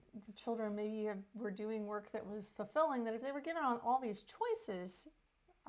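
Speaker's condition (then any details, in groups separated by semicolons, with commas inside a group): No condition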